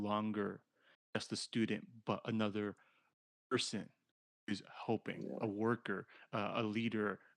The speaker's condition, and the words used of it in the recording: Stuttering. And I have to, that's why I pause a lot, just to kind of stop myself from being able to stutter.